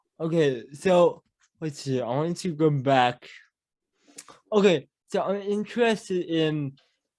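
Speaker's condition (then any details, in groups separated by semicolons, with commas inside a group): Cerebral palsy; mild speech impediment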